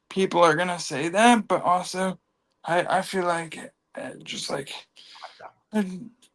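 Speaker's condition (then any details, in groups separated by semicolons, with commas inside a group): Cerebral palsy; from birth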